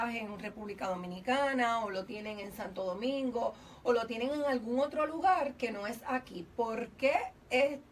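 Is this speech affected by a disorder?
No.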